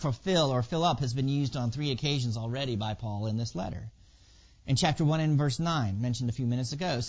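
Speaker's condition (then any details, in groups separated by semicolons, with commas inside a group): No condition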